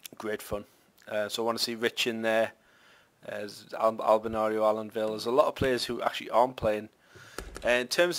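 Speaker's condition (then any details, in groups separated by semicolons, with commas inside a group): No condition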